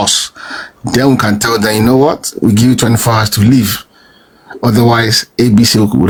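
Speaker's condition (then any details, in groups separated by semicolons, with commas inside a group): No condition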